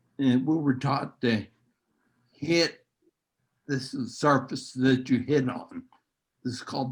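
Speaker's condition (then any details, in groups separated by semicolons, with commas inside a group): Neurological disease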